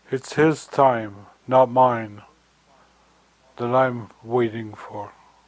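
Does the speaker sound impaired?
Yes: stroke; slurred speech after stroke, hard time finding words, shaky voice.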